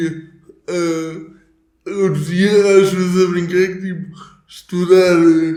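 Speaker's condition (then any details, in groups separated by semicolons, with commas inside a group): Cerebral palsy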